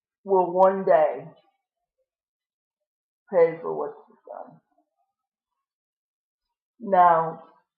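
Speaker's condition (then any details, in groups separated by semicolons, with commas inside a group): Cerebral palsy; lifelong, wheelchair user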